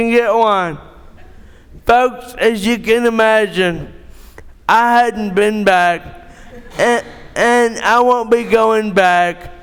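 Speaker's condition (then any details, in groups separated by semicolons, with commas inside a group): Cerebral palsy; born premature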